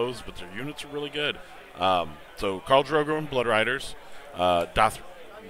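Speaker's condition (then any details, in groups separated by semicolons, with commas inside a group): No condition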